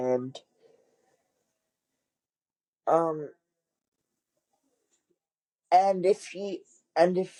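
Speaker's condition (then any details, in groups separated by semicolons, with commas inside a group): Cerebral palsy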